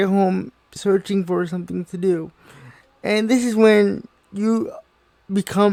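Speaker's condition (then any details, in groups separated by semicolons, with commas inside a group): Cerebral palsy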